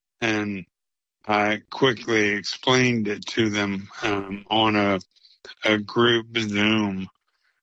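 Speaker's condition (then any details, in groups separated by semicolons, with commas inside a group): ALS; slower progression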